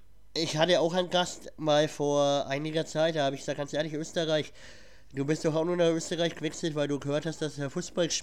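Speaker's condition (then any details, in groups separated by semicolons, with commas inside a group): Cleft palate; cleft palate audible in speech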